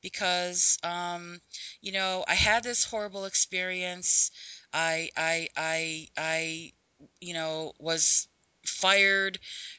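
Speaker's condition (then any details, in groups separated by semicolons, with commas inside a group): Stuttering; stuttering first remembered around age five, covert most of adult life, open about it for about 4 years; stutters openly, discloses stuttering at work and to students, lets stuttering come out; hid stuttering by avoiding talking and switching words, later slipping out more; repeated words, prolonged sounds, blocks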